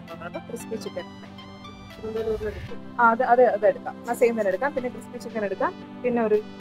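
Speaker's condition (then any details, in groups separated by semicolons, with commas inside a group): No condition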